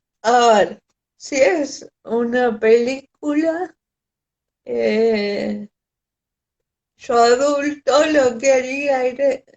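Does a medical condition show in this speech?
Yes: cerebral palsy.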